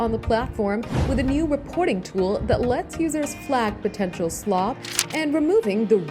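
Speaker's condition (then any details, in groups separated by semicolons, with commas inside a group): No condition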